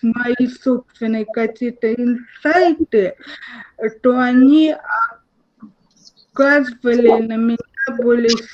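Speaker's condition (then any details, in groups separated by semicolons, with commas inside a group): Cerebral palsy, spastic diplegia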